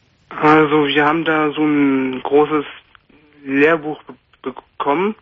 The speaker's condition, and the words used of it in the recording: Stuttering. Ja, finde ich auch. Es ist ja schon recht fließend, geht's da schon voran so.